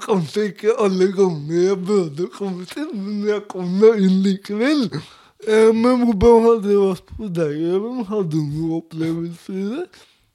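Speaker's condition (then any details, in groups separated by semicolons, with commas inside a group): Cerebral palsy; speech difficulties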